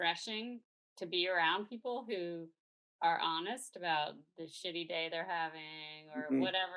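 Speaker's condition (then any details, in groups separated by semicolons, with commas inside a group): No condition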